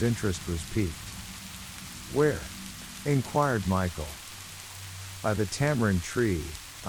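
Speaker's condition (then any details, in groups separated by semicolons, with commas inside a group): No condition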